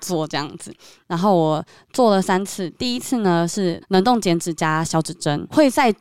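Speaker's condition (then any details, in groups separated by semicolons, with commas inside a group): Submucous cleft palate; recent cough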